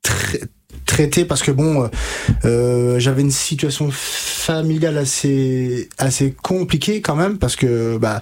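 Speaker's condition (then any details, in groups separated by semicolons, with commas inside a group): Stuttering; onset age 5 to 6, untreated, from about 20 several years therapy with Catherine Daubier, Nancy; age 33, about 28 years since onset, uses fluency techniques from stuttering therapy; blocks and repetitions now, from 5 to 20 could not say sentence without blocking, gestured fingers; repeated sounds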